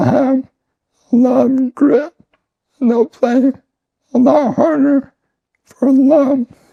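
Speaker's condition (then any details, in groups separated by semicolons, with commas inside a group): ALS; slowly progressing form, arms, legs, voice, lungs affected; onset about 7.5 years ago, diagnosed 3-4 years ago; voice and lungs affected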